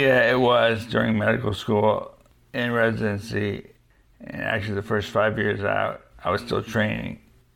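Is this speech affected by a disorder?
Yes: young-onset Parkinson's disease; hereditary LRRK2 form, diagnosed at 38, right hand weakness, freezing, medication 5 years, deep brain stimulator; deep brain stimulation plus medication working well, no cognitive problems.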